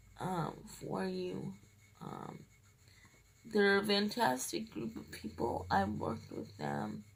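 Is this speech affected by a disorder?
Yes: cerebral palsy, triplegia.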